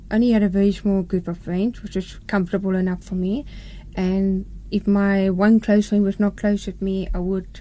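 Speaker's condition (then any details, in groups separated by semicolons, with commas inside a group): Profound hearing loss; congenital, hearing aids from 8 months, bilateral cochlear implants, first implant at 27; learned to speak by oral method at Carl De Toy deaf school, speech rehabilitation after implant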